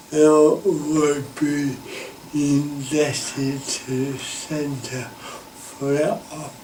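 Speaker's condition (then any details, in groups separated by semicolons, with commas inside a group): Cerebral palsy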